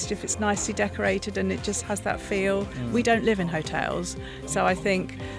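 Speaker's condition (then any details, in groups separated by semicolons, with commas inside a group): No condition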